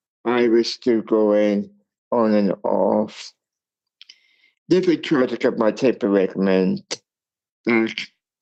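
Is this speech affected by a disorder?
Yes: cerebral palsy.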